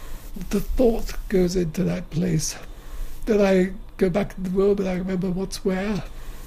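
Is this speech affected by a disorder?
Yes: motor neuron disease; wheelchair user, breathing tube, phlegm cleared from throat, assistant and computer needed; still able to speak, lack of breath, swallowing easily goes the wrong way.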